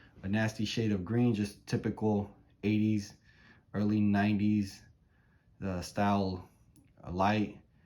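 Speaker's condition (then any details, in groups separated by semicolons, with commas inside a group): No condition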